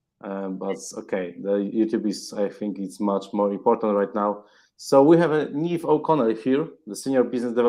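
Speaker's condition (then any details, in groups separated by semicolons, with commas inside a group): No condition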